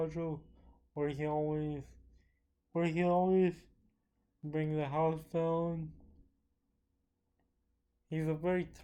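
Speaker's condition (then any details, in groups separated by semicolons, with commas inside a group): Cerebral palsy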